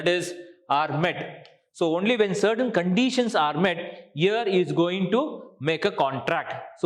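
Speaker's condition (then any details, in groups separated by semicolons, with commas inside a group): No condition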